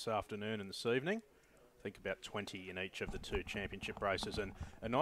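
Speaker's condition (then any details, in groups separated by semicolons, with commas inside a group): No condition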